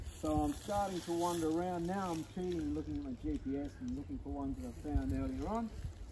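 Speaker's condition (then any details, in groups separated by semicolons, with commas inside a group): No condition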